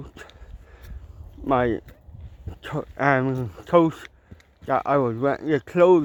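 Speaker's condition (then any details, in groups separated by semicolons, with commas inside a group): Cerebral palsy; mild, ataxic type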